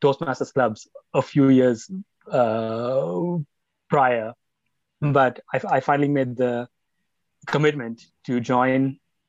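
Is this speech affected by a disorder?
Yes: stutter; stutter since age nine, severe until about 25, 10-day slow-speech therapy clinic, once completely fluent; stutter still evident on podcast; pauses, words sometimes stuck, more fluent at slower rate, switches feared words, fluent talking to self; here prolonged sounds, blocks.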